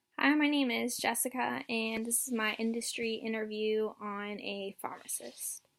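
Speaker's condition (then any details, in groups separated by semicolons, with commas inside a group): No condition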